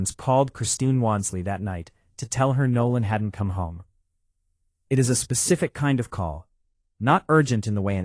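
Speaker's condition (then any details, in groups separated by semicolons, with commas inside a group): No condition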